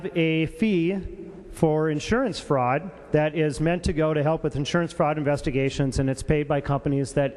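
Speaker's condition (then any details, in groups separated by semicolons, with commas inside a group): No condition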